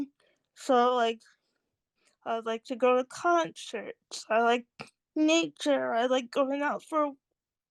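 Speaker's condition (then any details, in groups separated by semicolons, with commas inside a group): Cerebral palsy; from birth; nonverbal earlier in life, extensive therapy, now speaks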